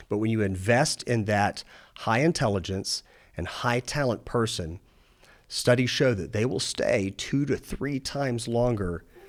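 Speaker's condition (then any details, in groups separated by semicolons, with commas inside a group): No condition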